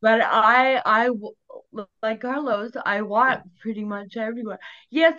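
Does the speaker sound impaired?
Yes: cerebral palsy; onset at birth, needed resuscitation to breathe, diagnosed about 18 months later, physical therapy at Glen Rose Play School; no speech therapy needed as child, thanks to mother.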